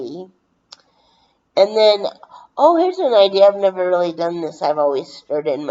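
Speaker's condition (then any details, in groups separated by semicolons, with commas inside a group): Brain injury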